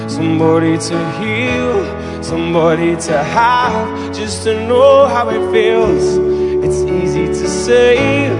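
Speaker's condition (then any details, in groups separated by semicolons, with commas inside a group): No condition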